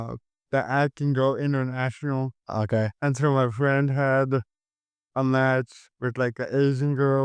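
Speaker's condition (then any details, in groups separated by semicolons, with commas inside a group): Cerebral palsy; caused by stroke at birth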